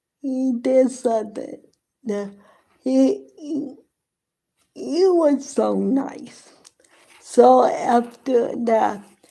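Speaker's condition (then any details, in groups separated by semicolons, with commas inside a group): Cerebral palsy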